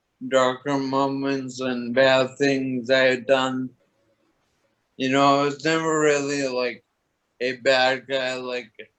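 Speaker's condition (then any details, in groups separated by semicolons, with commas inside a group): Toxic leukoencephalopathy, locked-in syndrome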